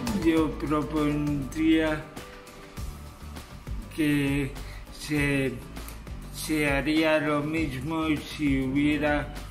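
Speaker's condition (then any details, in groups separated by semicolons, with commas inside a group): Cerebral palsy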